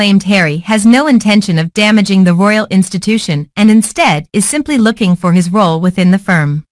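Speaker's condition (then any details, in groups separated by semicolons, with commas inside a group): No condition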